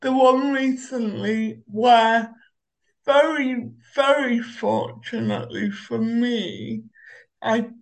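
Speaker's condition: Cerebral palsy; walks short distances, uses Omeo wheelchair, a Segway with a seat

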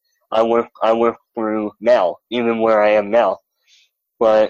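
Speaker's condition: Cleft lip and palate; over 20 operations by age 6

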